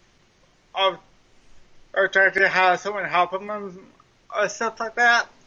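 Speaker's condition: Cerebral palsy, mild; speech impediment, sounds like Wendy's drive-through speaker box, may sound drunk

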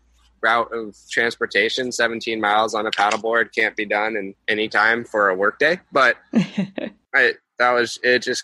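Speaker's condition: No condition

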